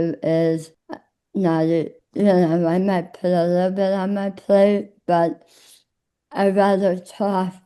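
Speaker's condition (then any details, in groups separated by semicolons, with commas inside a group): Tongue cancer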